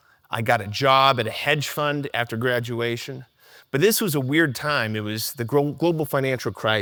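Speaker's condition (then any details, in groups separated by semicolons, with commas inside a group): No condition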